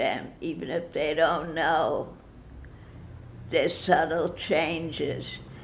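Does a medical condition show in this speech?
Yes: Parkinson's disease.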